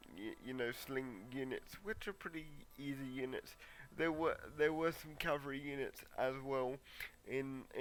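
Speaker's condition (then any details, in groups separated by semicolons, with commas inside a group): Cerebral palsy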